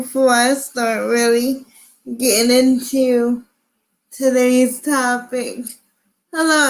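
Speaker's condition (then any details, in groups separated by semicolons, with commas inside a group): Cerebral palsy; from birth, difficult delivery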